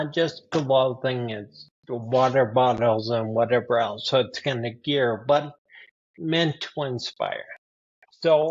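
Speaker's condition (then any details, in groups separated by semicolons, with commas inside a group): Ataxia sca15; spinocerebellar ataxia type 15, progressive neurodegenerative; diagnosed age 28, worse in 40s, lost handwriting, balance problems; speech worsening since 40s, continues to worsen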